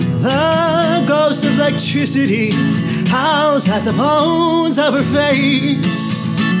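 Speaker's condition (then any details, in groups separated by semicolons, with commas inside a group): No condition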